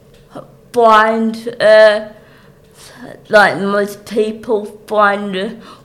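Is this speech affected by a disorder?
Yes: cerebral palsy; born with cerebral palsy, damage to brain area controlling muscle and movement, childhood physiotherapy and speech therapy, stopped at intermediate; speech obviously affected.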